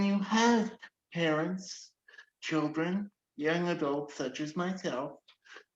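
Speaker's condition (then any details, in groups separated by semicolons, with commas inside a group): Cerebral palsy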